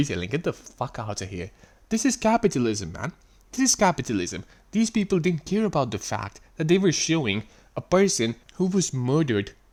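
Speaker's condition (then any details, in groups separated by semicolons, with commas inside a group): No condition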